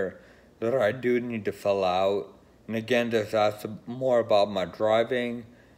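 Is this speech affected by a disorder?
Yes: Friedreich's ataxia; uses wheelchair.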